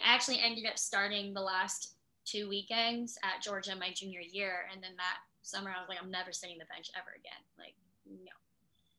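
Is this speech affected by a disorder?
Yes: cleft lip and palate; jaw realignment surgery going into junior year.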